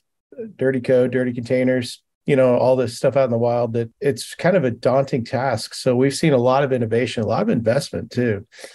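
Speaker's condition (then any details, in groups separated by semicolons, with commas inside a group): No condition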